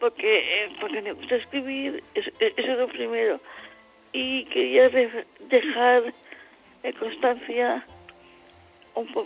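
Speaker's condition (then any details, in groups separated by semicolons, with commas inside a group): Cerebral palsy; infantile onset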